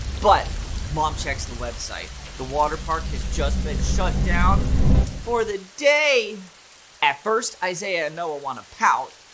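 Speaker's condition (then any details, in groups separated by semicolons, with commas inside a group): No condition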